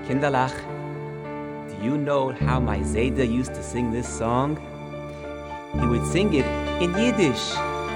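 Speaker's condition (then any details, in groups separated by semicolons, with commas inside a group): No condition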